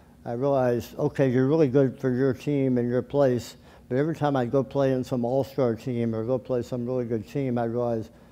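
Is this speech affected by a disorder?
Yes: tongue cancer surgery.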